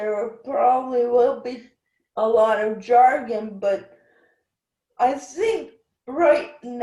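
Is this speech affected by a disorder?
Yes: cerebral palsy.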